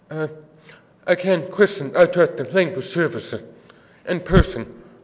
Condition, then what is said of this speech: Deafness. If you don't understand something I said, please let me know.